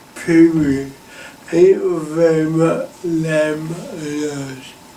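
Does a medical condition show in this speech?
Yes: cerebral palsy.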